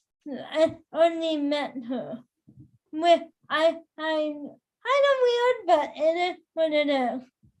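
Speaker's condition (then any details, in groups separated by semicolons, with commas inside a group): Cerebral palsy; quadriplegic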